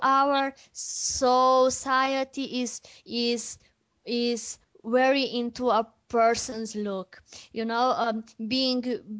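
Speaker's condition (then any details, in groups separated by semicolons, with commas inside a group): Stuttering; onset at age 4, voice changed suddenly about half year before onset, speech therapy three times without change; stutters for over 20 years, still stutters; stuttering with repeated phrases and part-words, self-corrections; repeated words, prolonged sounds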